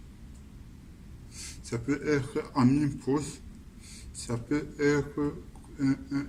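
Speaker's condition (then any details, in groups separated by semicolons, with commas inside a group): Cerebral palsy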